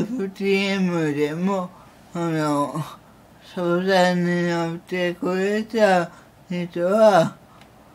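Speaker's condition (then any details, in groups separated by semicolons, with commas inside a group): Cerebral palsy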